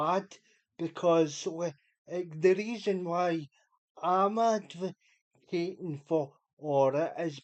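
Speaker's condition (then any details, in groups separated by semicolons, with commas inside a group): Cerebral palsy; unable to walk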